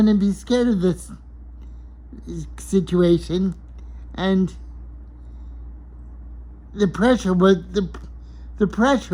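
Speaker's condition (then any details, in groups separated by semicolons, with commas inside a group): Cerebral palsy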